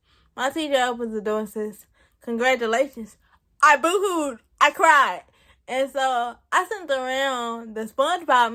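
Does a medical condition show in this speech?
Yes: cerebral palsy; present since birth.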